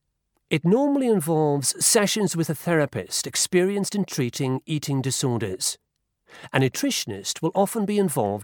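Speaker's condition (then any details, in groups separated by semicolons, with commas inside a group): No condition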